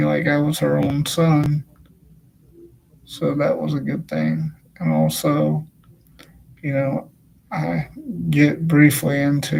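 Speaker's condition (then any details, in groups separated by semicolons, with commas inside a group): Cerebral palsy; has had speech therapy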